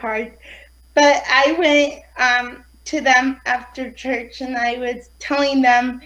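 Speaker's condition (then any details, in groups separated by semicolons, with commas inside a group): Cerebral palsy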